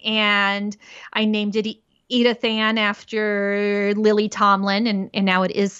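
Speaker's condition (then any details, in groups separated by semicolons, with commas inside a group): Stuttering; developmental stuttering, likely genetic, first cousins on father's side and great uncle on mother's side stutter, onset age 7-8; stuttering persisting into adulthood; stutters openly, including on stage as comedian; repeated sounds, prolonged sounds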